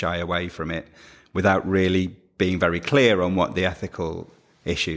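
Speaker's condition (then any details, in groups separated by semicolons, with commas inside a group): No condition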